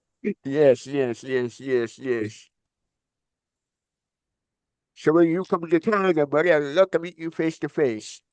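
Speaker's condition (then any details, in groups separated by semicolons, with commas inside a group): Cerebral palsy; cerebral palsy, from birth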